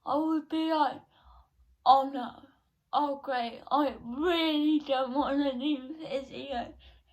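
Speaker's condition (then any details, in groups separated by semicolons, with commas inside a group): Cerebral palsy; not quadriplegic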